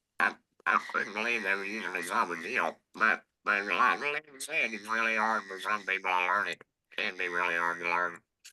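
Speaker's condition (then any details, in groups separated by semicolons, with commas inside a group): Laryngectomy; TE voice or electrolarynx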